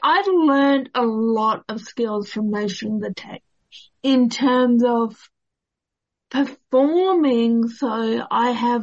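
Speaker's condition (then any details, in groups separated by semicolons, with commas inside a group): Cerebral palsy; therapies during schooling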